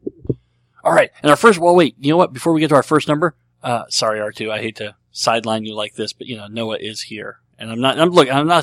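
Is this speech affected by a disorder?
Yes: cleft lip and palate; treated as a baby.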